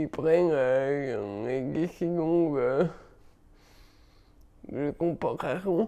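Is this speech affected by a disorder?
Yes: cerebral palsy; perceptual disorders; slowness.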